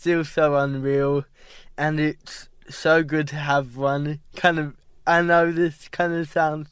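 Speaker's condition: Cerebral palsy; diagnosed at 12 months at Westmead Hospital, ski poles hard to place; ongoing therapy at Cerebral Palsy Alliance, para-snowboarder, has driving license; at diagnosis told may never walk or talk

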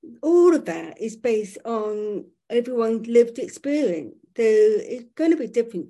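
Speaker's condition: Profoundly deaf, born profoundly deaf

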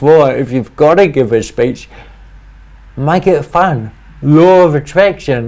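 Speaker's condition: Cerebral palsy; speech impediment, talks funny

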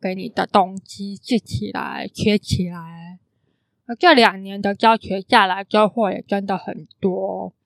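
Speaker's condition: Congenital hearing impairment; cannot hear clearly

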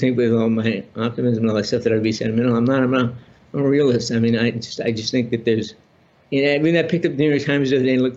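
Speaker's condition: Parkinson's disease; about 30 years since diagnosis

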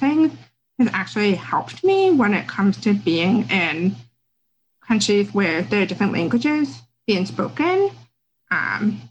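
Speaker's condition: Deafness; had speech therapy

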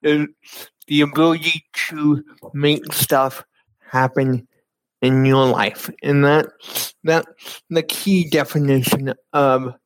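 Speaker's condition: Cerebral palsy; affects fine motor skills and walking

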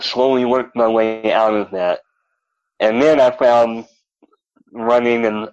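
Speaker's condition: Cleft lip and palate; malformed legs

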